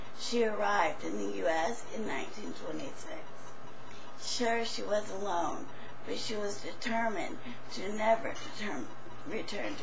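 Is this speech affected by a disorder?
Yes: traumatic brain injury.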